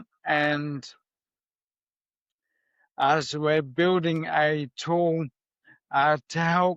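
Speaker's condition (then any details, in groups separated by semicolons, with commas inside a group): MND; voice may sound shaky from clonus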